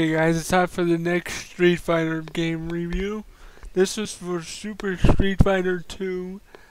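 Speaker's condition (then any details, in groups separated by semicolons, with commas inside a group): Cerebral palsy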